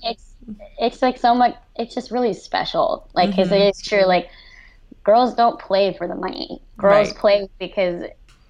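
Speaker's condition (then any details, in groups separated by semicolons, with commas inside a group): Cleft lip and palate; severe cleft lip and palate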